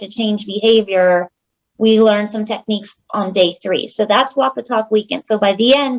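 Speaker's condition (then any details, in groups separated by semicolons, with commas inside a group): No condition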